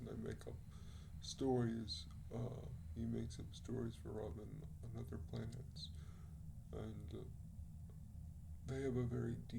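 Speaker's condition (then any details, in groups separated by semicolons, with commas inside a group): Cerebral palsy; wheelchair user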